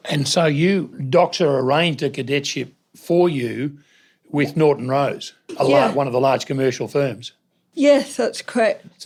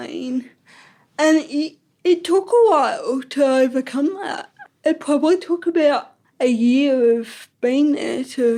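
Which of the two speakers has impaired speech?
The second: ataxic cerebral palsy; ataxic type, from birth, coordination and balance affected, crutches; diagnosed around age three, slower walking and handwriting.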